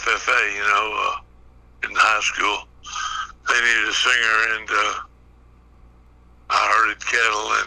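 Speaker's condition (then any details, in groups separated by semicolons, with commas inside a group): Parkinson's; brain surgery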